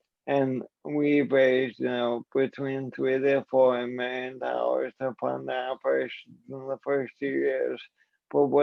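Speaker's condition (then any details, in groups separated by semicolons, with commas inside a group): ALS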